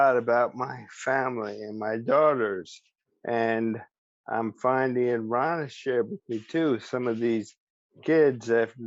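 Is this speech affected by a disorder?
Yes: ALS; speech still preserved.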